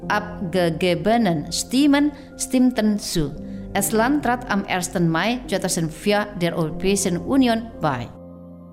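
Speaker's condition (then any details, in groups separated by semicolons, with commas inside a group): No condition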